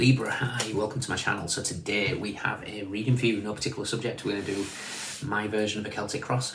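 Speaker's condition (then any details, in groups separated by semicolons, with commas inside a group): No condition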